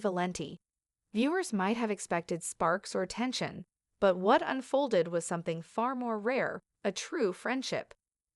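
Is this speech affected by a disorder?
No.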